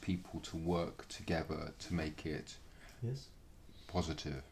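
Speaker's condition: No condition

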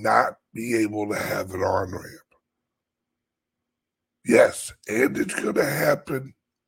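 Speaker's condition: Chronic voice problem; stiff voice box

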